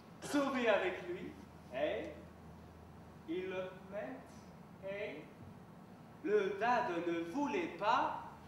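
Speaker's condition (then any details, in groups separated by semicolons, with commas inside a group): No condition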